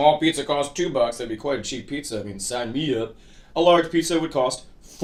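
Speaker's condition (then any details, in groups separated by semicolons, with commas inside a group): No condition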